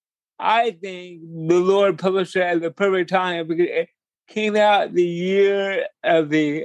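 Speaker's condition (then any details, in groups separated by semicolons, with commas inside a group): Cerebral palsy; speech impediment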